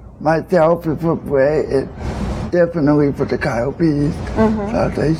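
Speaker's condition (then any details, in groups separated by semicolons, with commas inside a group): Cerebral palsy; congenital, since birth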